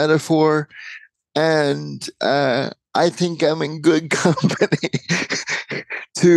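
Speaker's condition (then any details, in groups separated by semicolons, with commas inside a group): Cerebral palsy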